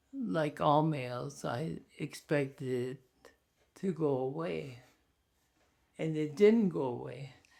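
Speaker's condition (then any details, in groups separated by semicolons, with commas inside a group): ALS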